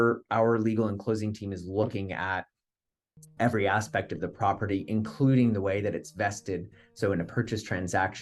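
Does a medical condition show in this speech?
No.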